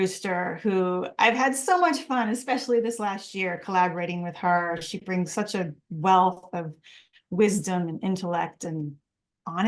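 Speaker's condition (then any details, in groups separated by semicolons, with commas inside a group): No condition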